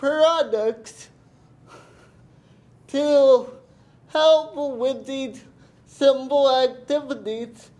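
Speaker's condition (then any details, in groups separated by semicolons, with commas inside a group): Cerebral palsy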